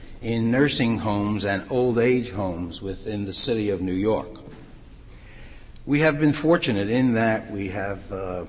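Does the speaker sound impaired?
No.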